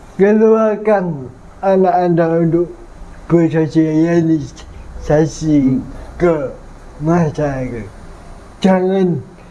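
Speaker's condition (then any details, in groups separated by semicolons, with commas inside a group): Cerebral palsy; physical disability, birth complications; present since birth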